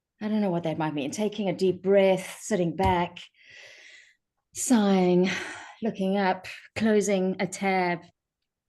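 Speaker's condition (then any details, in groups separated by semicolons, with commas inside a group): No condition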